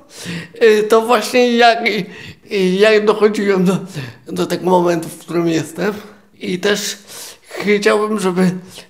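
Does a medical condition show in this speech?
Yes: cerebral palsy, quadriplegic; four-limb involvement, born premature at seven months, six weeks in incubator, wheelchair user; adult, continuous ongoing rehabilitation.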